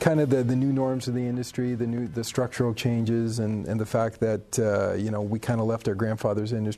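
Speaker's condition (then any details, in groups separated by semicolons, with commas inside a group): No condition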